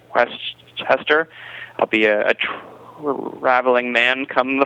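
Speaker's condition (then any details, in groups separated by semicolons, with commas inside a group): Stuttering; stuttering since age five; repeated sounds, prolonged sounds, blocks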